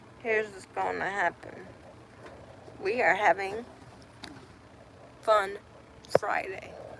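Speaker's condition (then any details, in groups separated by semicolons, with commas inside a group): Cerebral palsy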